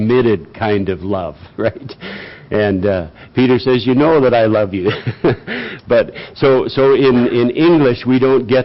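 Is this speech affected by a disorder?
No.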